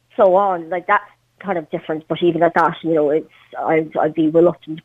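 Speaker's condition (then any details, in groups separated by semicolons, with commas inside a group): Cleft palate; congenital, parental Chernobyl radiation, premature birth, over 20 surgeries, webbed legs, amputation, prosthetic limb since 12; all needed treatments received in Ireland, fully active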